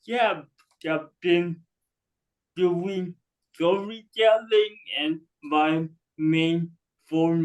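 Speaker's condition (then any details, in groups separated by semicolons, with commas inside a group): Cerebral palsy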